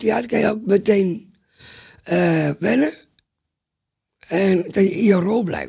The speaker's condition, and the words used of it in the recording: Down syndrome. En inderdaad, wat je zegt, hoe je hier zit, je verwoordt zelf heel goed.